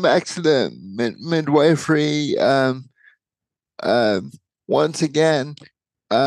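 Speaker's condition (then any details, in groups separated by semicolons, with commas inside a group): Cerebral palsy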